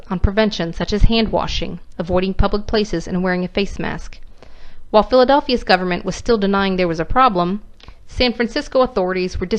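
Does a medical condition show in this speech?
No.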